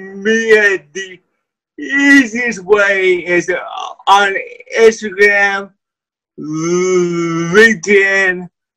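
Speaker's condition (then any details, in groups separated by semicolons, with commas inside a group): Cerebral palsy; voice and way of talking affected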